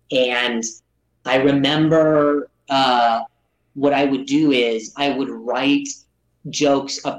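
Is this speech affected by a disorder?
Yes: stutter, acquired after injury; grounder to throat in game, concussion, onset nine to ten years ago, hospitalized few days; much improved over the years, less pronounced than at onset; speech messed up next morning, motor skills impaired, couldn't get through acting lines early, different speaking speed; here repeated sounds, prolonged sounds.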